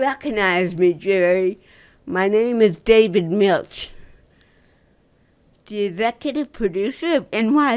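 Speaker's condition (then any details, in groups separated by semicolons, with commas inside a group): Cerebral palsy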